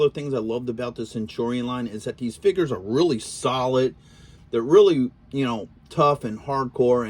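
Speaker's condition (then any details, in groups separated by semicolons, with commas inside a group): No condition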